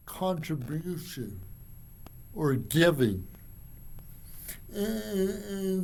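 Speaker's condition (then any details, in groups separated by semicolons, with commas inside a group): Cerebral palsy; from birth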